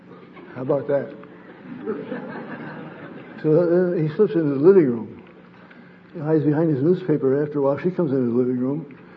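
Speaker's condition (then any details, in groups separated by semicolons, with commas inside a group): Parkinson's disease; sleep disrupted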